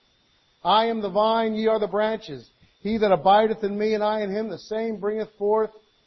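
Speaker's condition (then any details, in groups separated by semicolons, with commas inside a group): No condition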